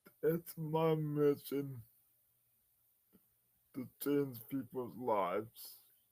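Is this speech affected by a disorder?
Yes: cerebral palsy.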